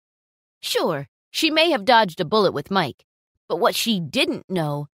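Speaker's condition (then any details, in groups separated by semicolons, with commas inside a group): No condition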